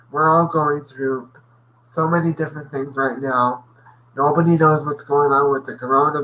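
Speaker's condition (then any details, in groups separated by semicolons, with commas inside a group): Cerebral palsy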